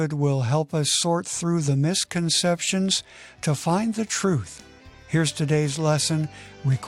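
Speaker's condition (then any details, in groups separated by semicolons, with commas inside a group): No condition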